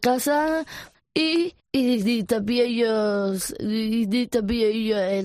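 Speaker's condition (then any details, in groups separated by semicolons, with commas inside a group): Down syndrome; congenital, extra copy of chromosome 21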